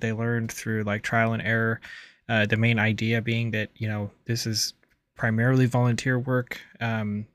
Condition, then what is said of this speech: None; typical speech.